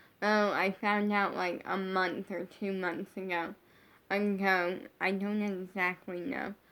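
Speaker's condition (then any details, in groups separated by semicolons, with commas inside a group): Brain injury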